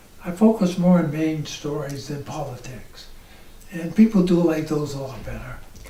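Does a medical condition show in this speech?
Yes: ALS.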